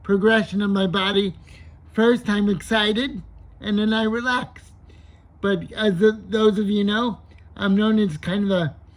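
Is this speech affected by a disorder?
Yes: cerebral palsy.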